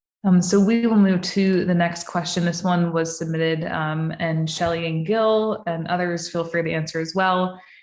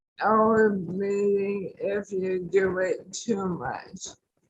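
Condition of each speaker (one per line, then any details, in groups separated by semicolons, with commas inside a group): No condition
ALS; tracheostomy; after tracheostomy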